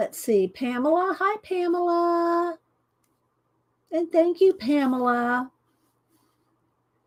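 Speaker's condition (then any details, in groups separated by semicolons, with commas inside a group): No condition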